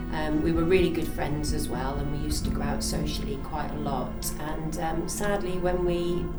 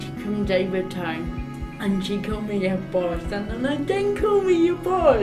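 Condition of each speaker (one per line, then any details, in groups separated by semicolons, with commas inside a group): No condition
Cerebral palsy; arm tremors; needs support at home and work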